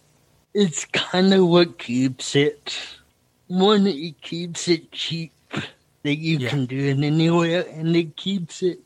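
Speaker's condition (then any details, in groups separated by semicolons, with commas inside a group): Cerebral palsy; noticeable speech impediment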